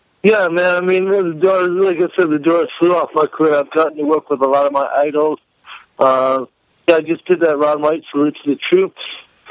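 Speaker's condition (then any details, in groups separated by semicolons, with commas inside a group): Cerebral palsy; may sound drunk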